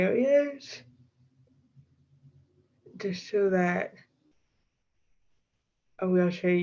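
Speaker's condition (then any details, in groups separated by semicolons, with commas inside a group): Cerebral palsy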